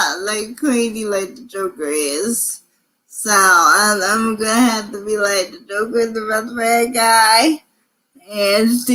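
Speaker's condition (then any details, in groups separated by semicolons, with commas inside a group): Cerebral palsy; from birth, difficult delivery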